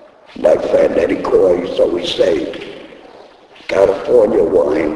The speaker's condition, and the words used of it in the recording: Laryngectomy. And then they put this piece of thing in my throat